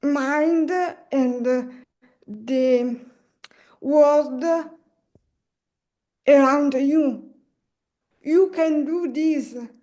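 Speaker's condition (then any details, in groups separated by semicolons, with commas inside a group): Cerebral palsy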